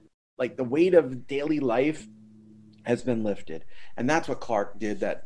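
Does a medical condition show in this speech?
No.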